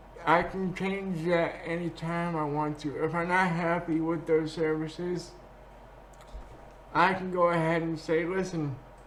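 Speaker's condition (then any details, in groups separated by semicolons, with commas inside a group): Cerebral palsy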